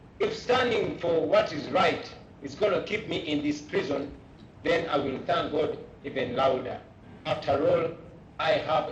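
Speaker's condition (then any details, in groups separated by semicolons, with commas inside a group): No condition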